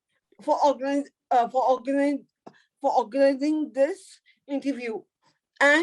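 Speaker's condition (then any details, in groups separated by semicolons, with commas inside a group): Cerebral palsy; floppy limbs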